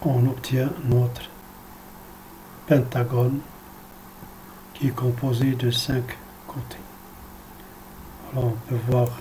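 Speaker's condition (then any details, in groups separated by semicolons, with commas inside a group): No condition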